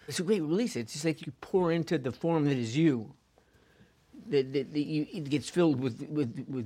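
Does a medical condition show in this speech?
Yes: Parkinson's disease; onset late twenties with pinky tremor, progressive, incurable, rigidity, slowness, reduced blinking and facial expression; Sinemet, hand tremor, limping, falls, pins in broken hand, broken arm, swinging movements with excess medication.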